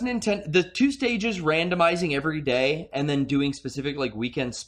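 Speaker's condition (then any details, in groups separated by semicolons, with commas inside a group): No condition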